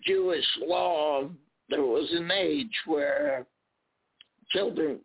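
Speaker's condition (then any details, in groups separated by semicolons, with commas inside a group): Spasmodic dysphonia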